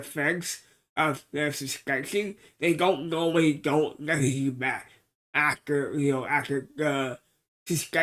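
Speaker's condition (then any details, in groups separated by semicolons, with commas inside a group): Cerebral palsy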